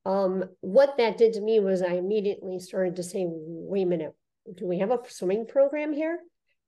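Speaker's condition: Cleft lip and palate; congenital

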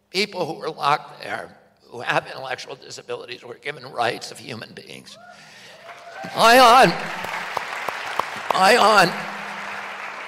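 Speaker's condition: Spasmodic dystonia; no known trauma

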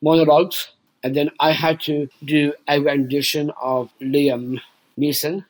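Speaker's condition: Down syndrome

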